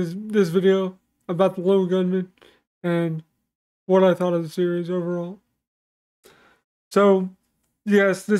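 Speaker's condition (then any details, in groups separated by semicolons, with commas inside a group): Cerebral palsy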